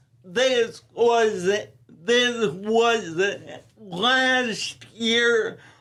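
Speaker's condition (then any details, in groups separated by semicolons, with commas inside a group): Ataxia telangiectasia; rare muscular dystrophy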